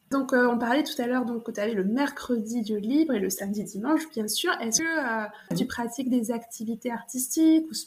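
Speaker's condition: No condition

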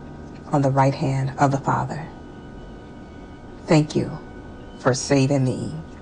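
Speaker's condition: No condition

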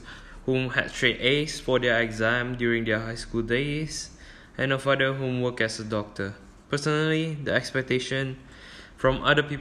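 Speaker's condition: No condition

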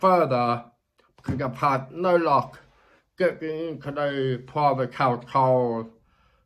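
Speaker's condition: Deafness; born deaf, childhood speech therapy at John Tracy speech therapy school in US, mother-supported, lip reads; relies on Google Meet live captions and lip reading during video call; very clear per host, sounds like late-deafened speaker, captions offered in case unclear

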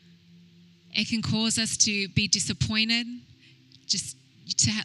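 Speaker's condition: No condition

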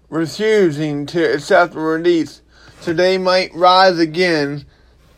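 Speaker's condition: Cerebral palsy; expected to last for life

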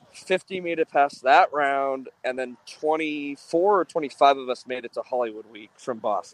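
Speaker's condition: No condition

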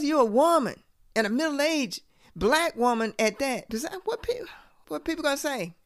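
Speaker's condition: No condition

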